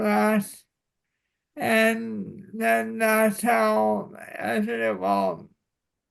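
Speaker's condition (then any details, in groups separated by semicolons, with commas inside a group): Cerebral palsy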